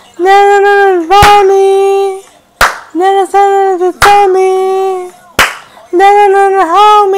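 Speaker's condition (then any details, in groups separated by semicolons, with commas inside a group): Cerebral palsy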